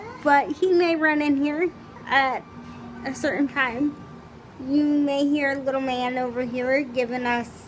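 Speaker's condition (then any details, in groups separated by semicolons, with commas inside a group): Cerebral palsy, spastic, severe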